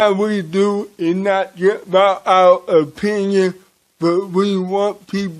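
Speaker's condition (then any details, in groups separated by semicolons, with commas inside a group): Cerebral palsy; from birth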